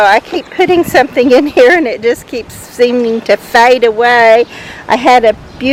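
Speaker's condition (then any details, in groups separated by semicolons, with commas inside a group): No condition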